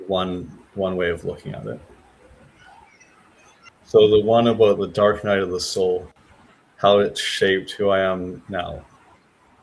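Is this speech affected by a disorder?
No.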